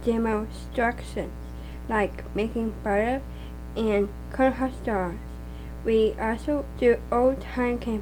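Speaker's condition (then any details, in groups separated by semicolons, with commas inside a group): Down syndrome; extra chromosome, present from birth, diagnosed after birth, now 16 years old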